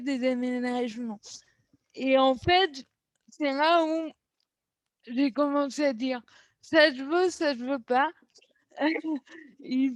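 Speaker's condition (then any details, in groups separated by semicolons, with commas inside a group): Cerebral palsy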